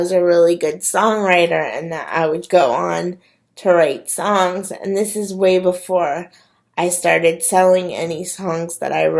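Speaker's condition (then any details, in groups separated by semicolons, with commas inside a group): Cerebral palsy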